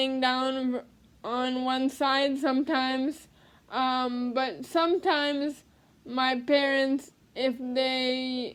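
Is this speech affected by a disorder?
Yes: cerebral palsy; speech therapy.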